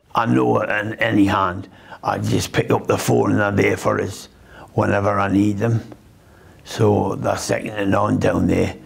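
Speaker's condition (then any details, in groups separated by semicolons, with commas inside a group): Parkinson's; young onset, deep brain stimulation implant, repositioned deeper; about 10 years since diagnosis, on medication, DBS helped slightly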